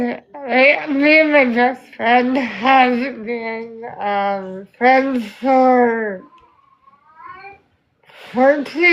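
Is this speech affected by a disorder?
Yes: spinal muscular atrophy type 2.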